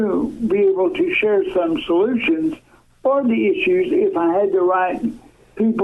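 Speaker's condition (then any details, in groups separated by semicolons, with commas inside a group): Cerebral palsy, severe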